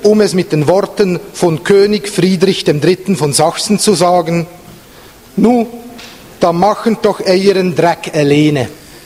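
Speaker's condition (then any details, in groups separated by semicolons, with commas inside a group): No condition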